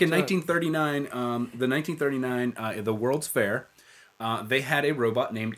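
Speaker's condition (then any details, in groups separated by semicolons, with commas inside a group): No condition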